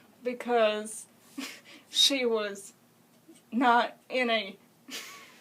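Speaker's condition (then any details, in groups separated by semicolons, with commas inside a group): Cerebral palsy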